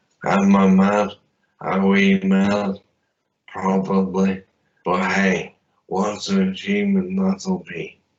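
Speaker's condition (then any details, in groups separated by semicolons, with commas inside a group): Traumatic brain injury; accident, limb injuries; walks independently, fatigue, therapy ended; initially mute, peg fed, unclear, worse with noise, fatigue, head back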